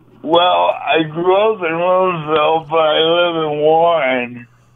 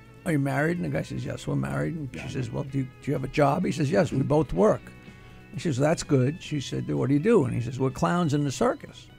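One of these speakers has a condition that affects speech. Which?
The first: cerebral palsy; voice sounds like a rock singer's.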